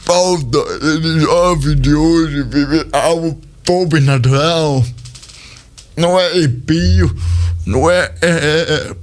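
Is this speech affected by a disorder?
Yes: cerebral palsy; speech not normal.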